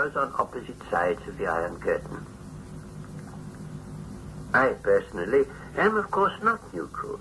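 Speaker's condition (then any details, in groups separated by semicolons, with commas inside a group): No condition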